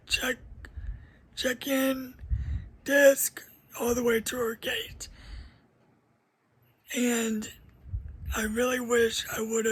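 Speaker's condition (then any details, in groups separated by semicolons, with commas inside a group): Cerebral palsy; uses a wheelchair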